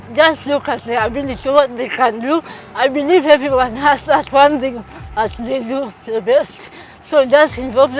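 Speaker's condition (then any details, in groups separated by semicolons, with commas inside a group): Cerebral palsy; from birth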